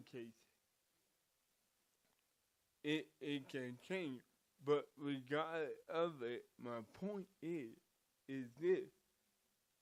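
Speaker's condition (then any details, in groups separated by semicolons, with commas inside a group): Cerebral palsy; from birth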